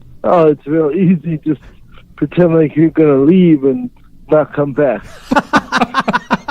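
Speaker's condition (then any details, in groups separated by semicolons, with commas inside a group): Cerebral palsy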